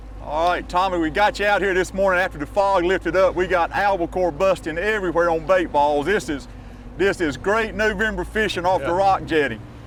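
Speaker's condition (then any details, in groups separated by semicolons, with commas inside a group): No condition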